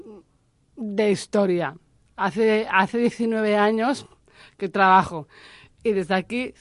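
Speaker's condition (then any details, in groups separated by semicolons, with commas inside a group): Down syndrome; intellectual disability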